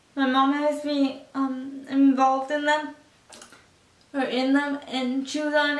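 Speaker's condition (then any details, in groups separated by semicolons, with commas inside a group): Cerebral palsy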